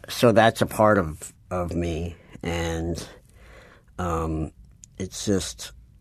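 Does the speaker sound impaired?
Yes: cleft palate; cleft palate possibly audible in voice.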